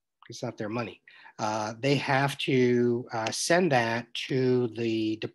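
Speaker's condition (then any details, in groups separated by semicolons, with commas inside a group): No condition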